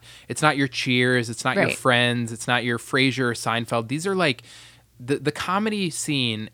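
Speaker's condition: No condition

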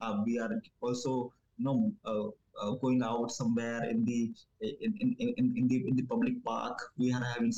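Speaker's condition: Stammering; began around age 10, linked to violent abusive father and childhood stress, considered not curable; no speech therapy or techniques, improving with more talking; used to stammer more in English than Hindi, few stutters in interview, stutter rarely noticeable; repeated sounds, repeated words

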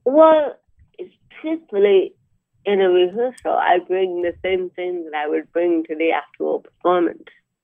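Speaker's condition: Cerebral palsy; about 63 years old

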